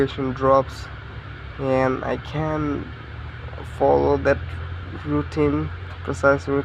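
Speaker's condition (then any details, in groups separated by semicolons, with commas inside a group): No condition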